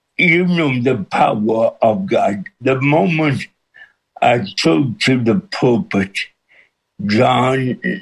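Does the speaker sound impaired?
Yes: cerebral palsy with speech impediment; congenital cerebral palsy.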